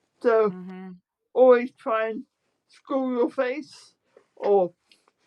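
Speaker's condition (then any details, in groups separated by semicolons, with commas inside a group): Spastic quadriplegic cerebral palsy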